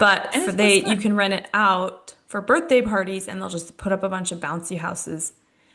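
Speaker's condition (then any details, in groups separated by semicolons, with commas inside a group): No condition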